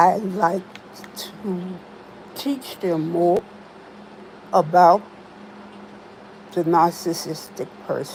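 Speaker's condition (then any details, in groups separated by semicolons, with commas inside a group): Spinal neurosarcoidosis; previously ventilated in ICU, then could not feed or groom; some trouble speaking after ICU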